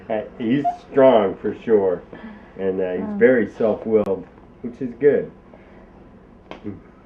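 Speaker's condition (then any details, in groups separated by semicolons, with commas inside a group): ALS; onset in arms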